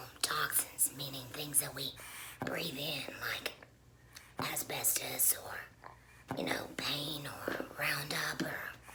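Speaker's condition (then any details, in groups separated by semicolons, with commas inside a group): Laryngectomy; hoarse after intubation, speech therapy helped little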